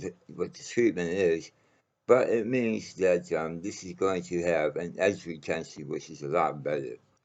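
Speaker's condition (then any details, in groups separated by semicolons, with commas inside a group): Mouth cancer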